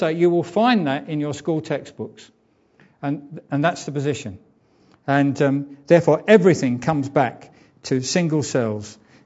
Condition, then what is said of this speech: No condition.